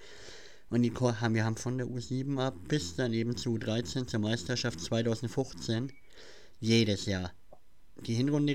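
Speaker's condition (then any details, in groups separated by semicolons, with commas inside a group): Cleft palate; present since childhood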